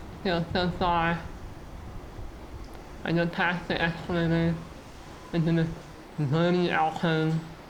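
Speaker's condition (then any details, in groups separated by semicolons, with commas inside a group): Muscular dystrophy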